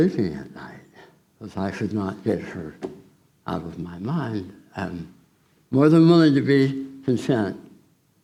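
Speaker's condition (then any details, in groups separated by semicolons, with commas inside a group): Tongue cancer surgery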